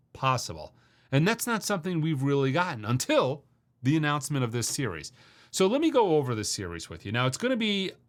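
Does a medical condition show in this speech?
No.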